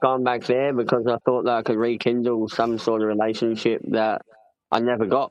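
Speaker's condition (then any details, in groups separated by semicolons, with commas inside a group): Cleft palate; congenital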